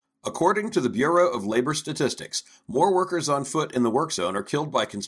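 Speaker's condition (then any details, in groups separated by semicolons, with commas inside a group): No condition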